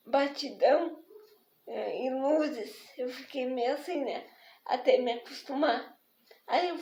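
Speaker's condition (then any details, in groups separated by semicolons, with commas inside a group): Spastic diplegic cerebral palsy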